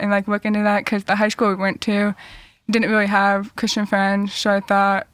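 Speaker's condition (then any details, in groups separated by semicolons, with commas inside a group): Deafness; hearing loss found second grade, had passed tests via cues, hearing aids third grade, cochlear implants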